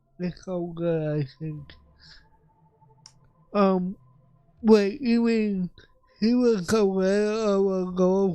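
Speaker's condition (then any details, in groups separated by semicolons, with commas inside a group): Cerebral palsy; affects voice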